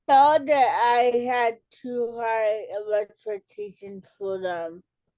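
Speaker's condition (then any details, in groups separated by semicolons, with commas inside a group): Cerebral palsy; childhood speech delay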